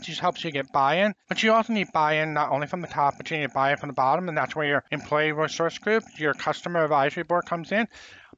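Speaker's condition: Profound hearing loss, congenital

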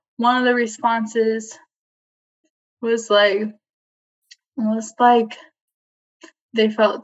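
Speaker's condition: ALS, limb onset; not bulbar onset

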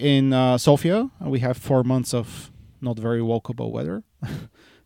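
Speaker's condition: No condition

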